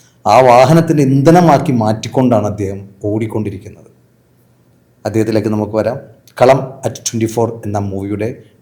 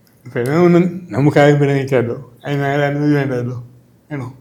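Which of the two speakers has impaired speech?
The second: cerebral palsy; from birth.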